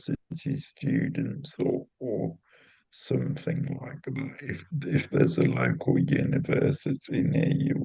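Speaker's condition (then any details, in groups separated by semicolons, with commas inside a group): Cerebral palsy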